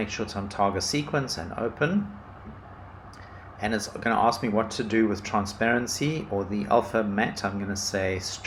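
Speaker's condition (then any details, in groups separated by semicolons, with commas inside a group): No condition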